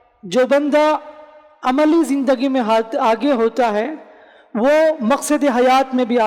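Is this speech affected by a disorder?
No.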